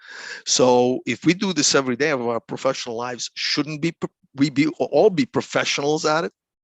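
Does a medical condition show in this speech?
No.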